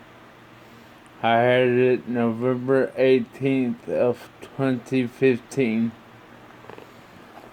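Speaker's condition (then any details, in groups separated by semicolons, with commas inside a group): Brain injury (brain shearing)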